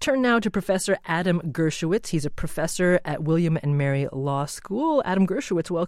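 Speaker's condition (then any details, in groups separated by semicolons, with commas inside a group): No condition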